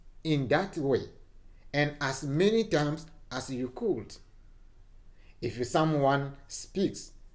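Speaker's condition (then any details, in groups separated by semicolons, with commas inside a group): No condition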